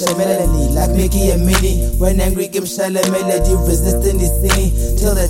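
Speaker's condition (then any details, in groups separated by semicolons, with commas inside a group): No condition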